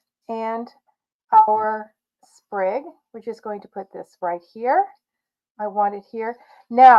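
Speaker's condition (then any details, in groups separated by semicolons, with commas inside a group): No condition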